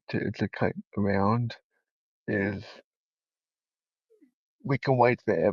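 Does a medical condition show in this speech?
Yes: cerebral palsy.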